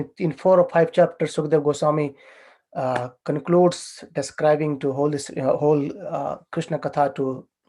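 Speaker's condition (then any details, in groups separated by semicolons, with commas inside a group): No condition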